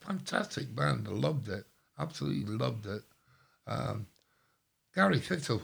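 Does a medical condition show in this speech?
Yes: stroke; mini stroke since last podcast visit; recuperating, speech coming back; slurring words a lot, people think drunk.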